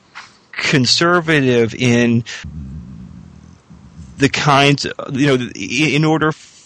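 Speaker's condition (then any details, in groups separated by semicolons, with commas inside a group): Stuttering; person who stutters, most anxiety tied to stuttering; stuttered openly rather than hiding in past phone-heavy job, talked openly about stuttering; prolonged sounds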